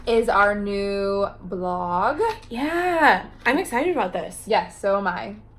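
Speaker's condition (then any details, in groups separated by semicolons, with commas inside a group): No condition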